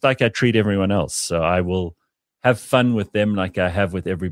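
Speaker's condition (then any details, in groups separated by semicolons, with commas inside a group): No condition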